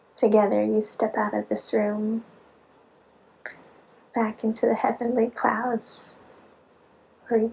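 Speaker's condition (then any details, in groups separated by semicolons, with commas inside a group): No condition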